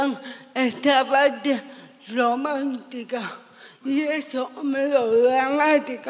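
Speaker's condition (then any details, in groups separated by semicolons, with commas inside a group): Severe cerebral palsy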